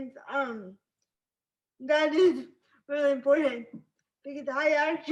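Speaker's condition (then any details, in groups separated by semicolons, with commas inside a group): Spastic cerebral palsy; uses wheelchair; can speak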